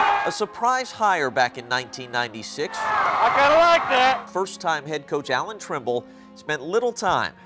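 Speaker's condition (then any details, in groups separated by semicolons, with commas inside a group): No condition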